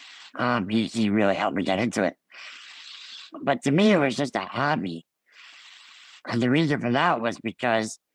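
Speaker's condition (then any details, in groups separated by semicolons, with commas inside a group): Ullrich congenital muscular dystrophy; from birth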